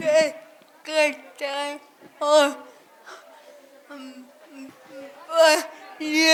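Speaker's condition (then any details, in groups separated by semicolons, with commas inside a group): Cerebral palsy; speech not clear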